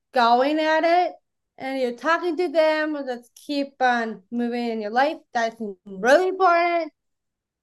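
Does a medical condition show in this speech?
Yes: Down syndrome; Down syndrome from birth, born without esophagus, blocked bowel, surgery right after birth, cord wrapped around throat three times; 28 years old; may be a little hard to understand, mother helps a little, host understood nearly everything, host once asked for a repeat.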